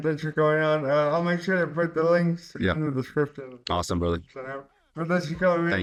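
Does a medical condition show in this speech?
Yes: cerebral palsy; caused by stroke at birth.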